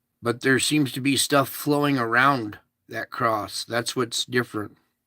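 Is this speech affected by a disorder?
No.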